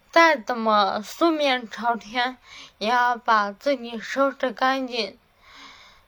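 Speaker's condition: Cerebellar atrophy, hereditary; cannot manage stairs or go out alone since COVID

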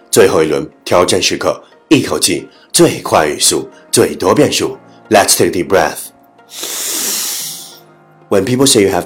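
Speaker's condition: No condition

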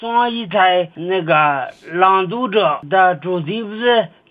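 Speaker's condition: Cerebellar atrophy; onset age 14 to 15, possibly head trauma, nearly paralyzed, cannot care for self, disabled; age 44, about 30 years since onset, fully dependent on 76-year-old mother for daily care; speech sounds somewhat different from ordinary people

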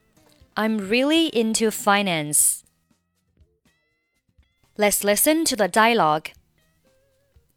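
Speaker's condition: No condition

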